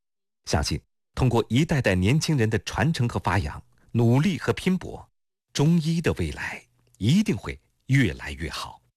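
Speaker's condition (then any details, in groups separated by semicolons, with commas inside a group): No condition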